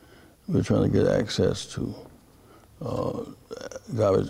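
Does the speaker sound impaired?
Yes: Parkinson's disease; speech therapy.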